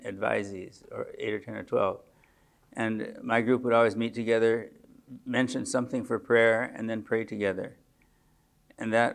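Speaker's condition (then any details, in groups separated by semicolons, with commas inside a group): Parkinson's disease; age 74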